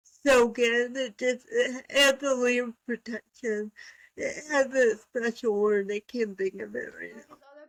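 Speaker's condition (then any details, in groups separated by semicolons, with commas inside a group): Cerebral palsy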